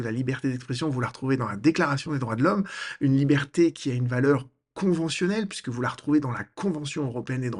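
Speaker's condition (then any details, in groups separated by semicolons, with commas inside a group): No condition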